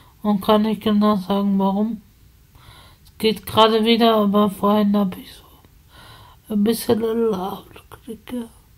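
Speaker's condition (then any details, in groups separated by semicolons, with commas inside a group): Spasticity from birth; multiple sclerosis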